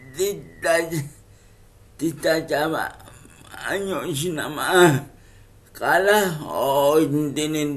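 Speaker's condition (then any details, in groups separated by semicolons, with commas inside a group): Cerebral palsy; uses wheelchair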